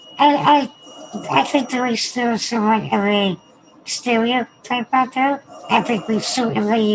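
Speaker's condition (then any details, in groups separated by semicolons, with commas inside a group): Spinal muscular atrophy; wheelchair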